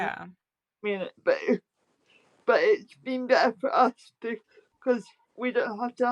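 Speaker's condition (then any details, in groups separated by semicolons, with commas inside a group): Spastic quadriplegic cerebral palsy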